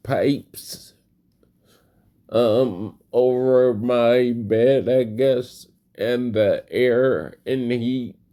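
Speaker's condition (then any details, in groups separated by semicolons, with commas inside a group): Cerebellar degeneration and ataxia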